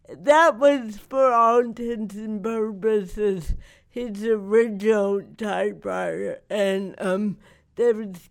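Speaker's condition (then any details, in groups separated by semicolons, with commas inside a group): Cerebral palsy; not degenerative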